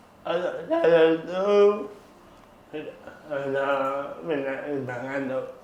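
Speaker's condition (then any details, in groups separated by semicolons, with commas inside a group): Cerebral palsy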